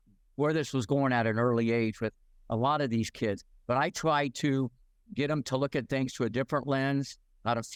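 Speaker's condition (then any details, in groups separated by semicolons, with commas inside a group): No condition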